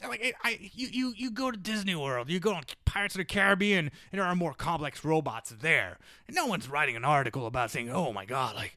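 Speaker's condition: No condition

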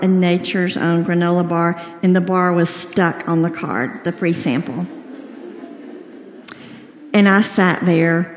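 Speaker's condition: Cleft lip and palate, severe

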